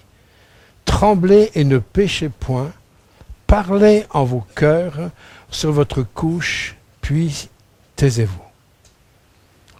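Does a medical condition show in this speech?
No.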